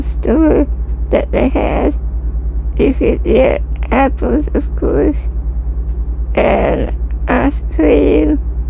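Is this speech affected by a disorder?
Yes: spinal muscular atrophy type 2.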